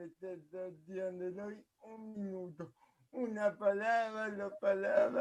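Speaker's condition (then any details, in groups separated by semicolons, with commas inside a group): Cerebral palsy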